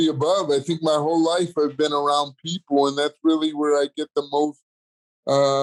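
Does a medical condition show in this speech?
Yes: cerebral palsy.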